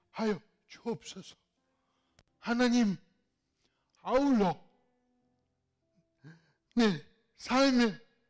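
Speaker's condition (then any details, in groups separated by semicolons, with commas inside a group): Cerebral palsy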